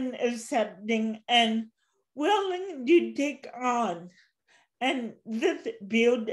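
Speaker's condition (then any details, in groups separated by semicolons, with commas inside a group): Cerebral palsy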